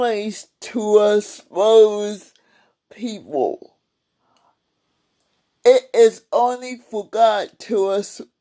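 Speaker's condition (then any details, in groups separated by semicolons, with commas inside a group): Cerebral palsy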